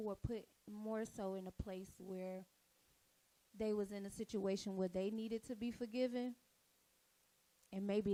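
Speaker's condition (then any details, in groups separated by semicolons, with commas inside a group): No condition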